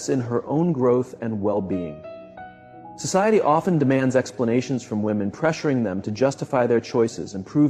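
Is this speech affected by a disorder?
No.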